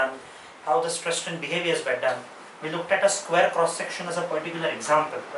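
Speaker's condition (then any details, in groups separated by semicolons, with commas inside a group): No condition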